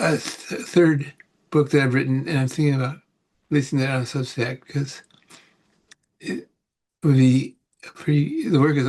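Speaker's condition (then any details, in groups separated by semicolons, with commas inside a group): Parkinson's; about 18 years since onset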